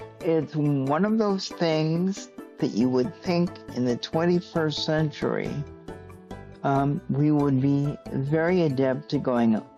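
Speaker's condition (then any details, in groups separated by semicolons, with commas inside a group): Cerebral palsy; stiff muscles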